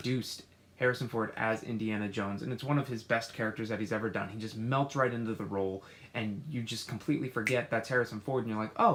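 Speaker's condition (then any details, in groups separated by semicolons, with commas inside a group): No condition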